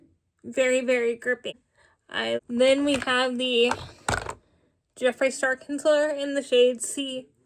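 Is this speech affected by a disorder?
Yes: cerebral palsy, spastic.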